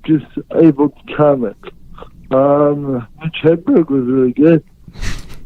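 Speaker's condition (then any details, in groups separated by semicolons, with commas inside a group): Cerebral palsy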